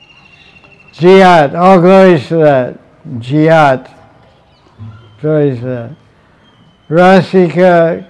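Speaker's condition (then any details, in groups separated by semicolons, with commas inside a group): Deafness; asks audience whether heard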